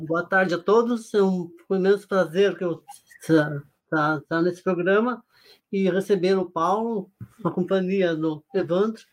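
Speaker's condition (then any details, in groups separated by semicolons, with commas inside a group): Parkinson's disease; laughter yoga (Yoga do Riso) loosened facial rigidity and body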